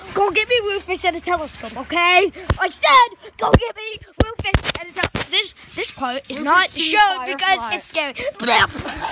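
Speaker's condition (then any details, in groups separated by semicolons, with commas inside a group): No condition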